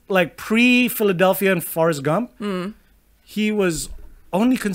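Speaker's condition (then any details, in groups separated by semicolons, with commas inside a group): No condition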